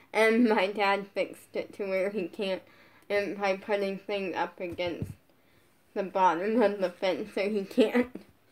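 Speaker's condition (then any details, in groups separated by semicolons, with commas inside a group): Brain injury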